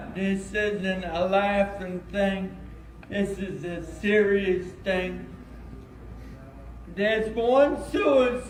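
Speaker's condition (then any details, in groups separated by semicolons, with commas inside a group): Cerebral palsy; since birth, brain damage at birth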